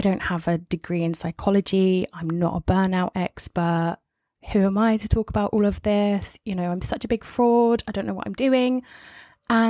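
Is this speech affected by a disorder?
No.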